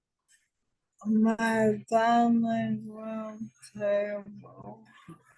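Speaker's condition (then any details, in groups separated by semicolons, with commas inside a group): ALS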